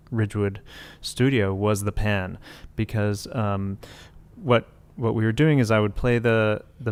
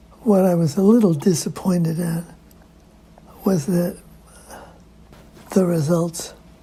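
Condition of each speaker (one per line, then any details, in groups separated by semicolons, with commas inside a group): No condition
Parkinson's disease; lost voice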